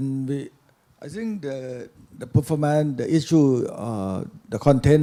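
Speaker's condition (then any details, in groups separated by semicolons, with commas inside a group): No condition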